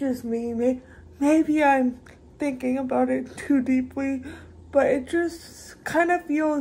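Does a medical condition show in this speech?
Yes: cerebral palsy, severe.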